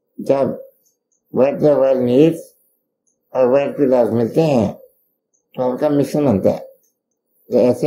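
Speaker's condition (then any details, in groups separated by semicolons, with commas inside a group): Duchenne muscular dystrophy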